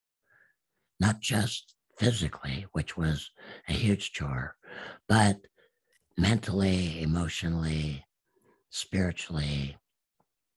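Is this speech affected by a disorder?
Yes: absent vocal cords; from gunshot through neck, confirmed on repeated exams, speech therapist saw no hope; still practices speaking; self-taught speech over about ten years, sounds made first then shaped by mouth, slight hoarseness, unique voice.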